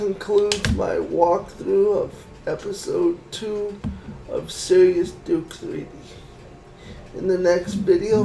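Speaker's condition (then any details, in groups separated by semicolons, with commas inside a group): Cerebral palsy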